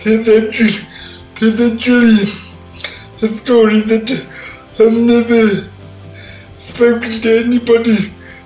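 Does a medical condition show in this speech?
Yes: cerebral palsy; all four limbs affected, from birth, born 12 weeks premature; speech impairment, takes listeners a while to catch on, listeners hesitant to ask for repeats.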